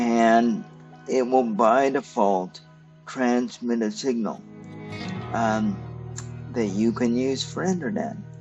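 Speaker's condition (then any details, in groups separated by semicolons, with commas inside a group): Cerebral palsy; stiff muscles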